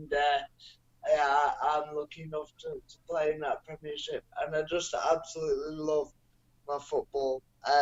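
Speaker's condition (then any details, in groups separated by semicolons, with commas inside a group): Cerebral palsy; non-progressive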